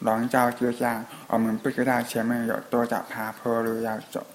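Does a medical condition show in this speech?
Yes: hearing impairment; gets interrupted.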